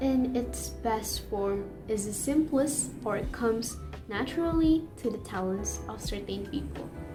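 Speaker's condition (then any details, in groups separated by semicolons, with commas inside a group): No condition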